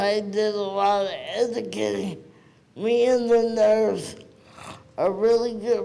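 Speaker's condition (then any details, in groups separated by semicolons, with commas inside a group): Cerebral palsy; present from birth, premature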